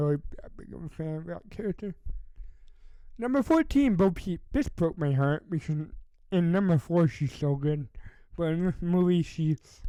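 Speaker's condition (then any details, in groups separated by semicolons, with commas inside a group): Cerebral palsy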